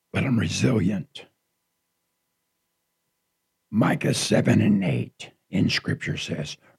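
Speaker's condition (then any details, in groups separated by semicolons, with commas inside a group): Partial laryngectomy from cancer; raspy voice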